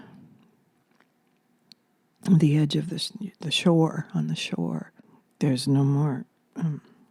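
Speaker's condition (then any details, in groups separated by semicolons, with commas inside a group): No condition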